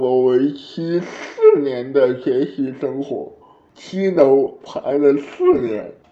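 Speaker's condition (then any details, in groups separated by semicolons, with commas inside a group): Cerebral palsy; birth asphyxia, blue at birth, over ten minutes of resuscitation, diagnosed in infancy at provincial hospital, legs affected, early rehabilitation, learned to walk; walks, has played basketball, earns a living with keyboard and mouse; some words unclear despite great effort to speak clearly, edited for fluency, childhood drooling from delayed saliva swallowing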